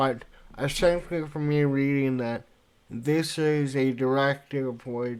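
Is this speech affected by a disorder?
Yes: cerebral palsy.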